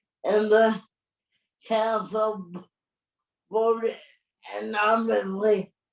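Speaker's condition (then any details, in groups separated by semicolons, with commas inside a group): Cerebral palsy; present from birth, premature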